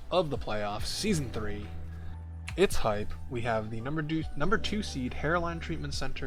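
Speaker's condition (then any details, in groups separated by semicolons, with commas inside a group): No condition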